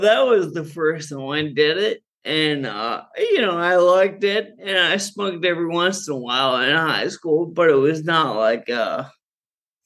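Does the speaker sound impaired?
Yes: Friedreich's ataxia; genetic neuromuscular condition, present from birth, normal childhood, slowly worsening, diagnosed in college.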